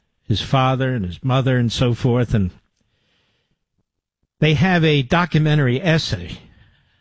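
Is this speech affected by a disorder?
No.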